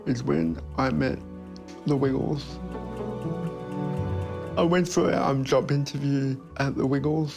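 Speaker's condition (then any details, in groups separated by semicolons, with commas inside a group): Cerebral palsy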